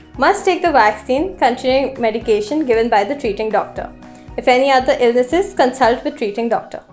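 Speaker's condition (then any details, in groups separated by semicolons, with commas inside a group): No condition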